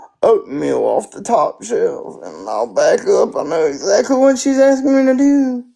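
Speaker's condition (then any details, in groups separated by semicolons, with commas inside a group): Spastic quadriplegic cerebral palsy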